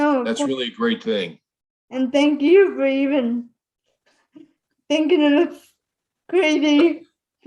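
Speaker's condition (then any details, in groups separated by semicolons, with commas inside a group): Spastic cerebral palsy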